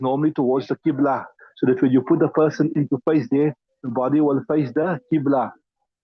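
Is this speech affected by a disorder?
No.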